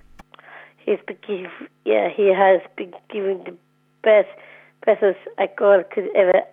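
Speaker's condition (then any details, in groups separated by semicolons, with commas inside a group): Down syndrome; sounds happy and bubbly per host, mostly short answers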